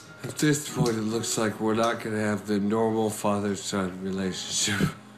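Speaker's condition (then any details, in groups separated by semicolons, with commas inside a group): ALS; wheelchair user; lost voice, speaks via computer with banked synthetic voice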